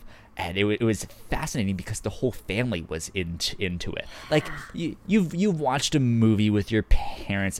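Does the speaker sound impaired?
Yes: stuttering; described as speech impediment; stutters when talking, stutter sometimes mistaken for shivering from cold; here repeated sounds, blocks.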